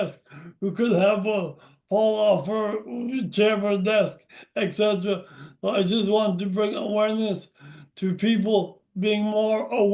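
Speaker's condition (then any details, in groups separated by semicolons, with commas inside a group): Brain injury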